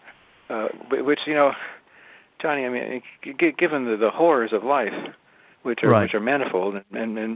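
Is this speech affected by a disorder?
Yes: Parkinson's disease; diagnosed while still working.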